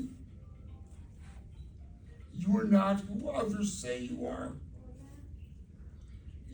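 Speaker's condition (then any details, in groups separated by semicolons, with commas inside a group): Cerebral palsy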